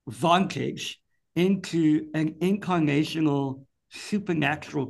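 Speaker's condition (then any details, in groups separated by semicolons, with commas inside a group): Cleft palate; speech impediment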